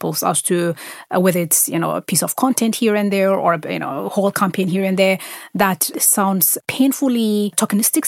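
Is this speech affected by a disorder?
No.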